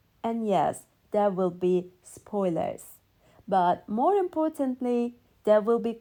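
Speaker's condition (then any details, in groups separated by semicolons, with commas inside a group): No condition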